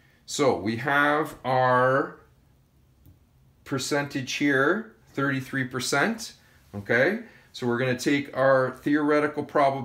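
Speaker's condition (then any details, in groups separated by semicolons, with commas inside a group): No condition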